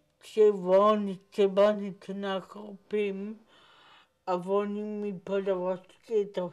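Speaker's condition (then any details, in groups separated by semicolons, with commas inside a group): Cerebral palsy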